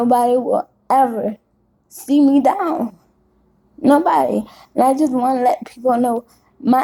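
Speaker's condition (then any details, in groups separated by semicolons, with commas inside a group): Cerebral palsy; caused by birth stroke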